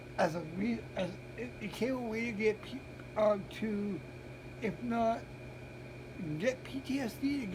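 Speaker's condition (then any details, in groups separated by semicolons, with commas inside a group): Cerebral palsy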